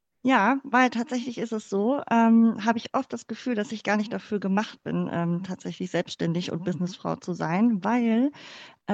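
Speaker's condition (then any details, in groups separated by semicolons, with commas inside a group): Cleft palate; congenital, born in former GDR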